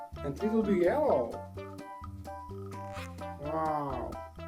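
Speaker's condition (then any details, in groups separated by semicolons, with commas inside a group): No condition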